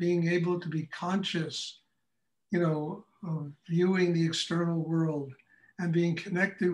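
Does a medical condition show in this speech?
No.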